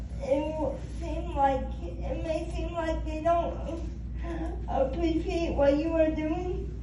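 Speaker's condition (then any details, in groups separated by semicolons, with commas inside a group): Cerebral palsy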